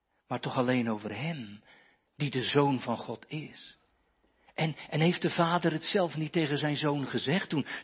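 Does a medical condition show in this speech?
No.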